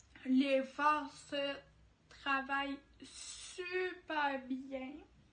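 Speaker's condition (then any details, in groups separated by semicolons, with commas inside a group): Ataxia; degenerative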